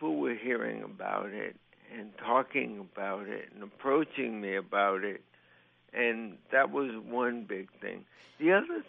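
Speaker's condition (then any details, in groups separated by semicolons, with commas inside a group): Lou Gehrig's disease; als, recently disclosed publicly; still able to drive and go to work; voice a mess, audibly affected, others assume drunk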